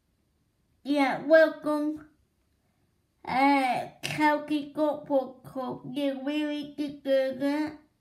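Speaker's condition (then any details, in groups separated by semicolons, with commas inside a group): Cerebral palsy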